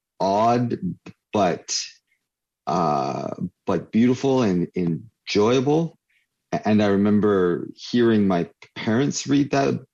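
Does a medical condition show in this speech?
Yes: stuttering; stuttering since childhood; here blocks.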